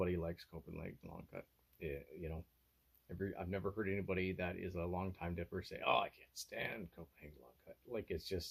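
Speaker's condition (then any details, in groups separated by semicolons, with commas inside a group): No condition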